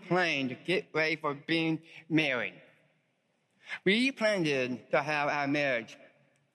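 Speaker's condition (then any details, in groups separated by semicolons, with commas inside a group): Down syndrome; host urges listeners to listen closely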